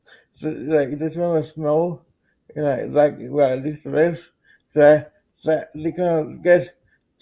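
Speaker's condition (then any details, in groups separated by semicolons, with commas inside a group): Cerebral palsy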